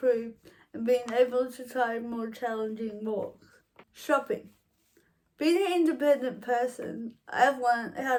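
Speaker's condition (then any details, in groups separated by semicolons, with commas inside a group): Cerebral palsy, mild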